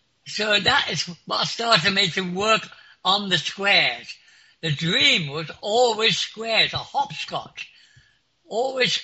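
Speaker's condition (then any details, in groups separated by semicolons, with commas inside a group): Clinically deaf; clinically deaf since school age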